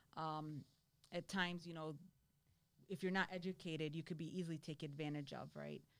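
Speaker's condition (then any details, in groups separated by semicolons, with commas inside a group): No condition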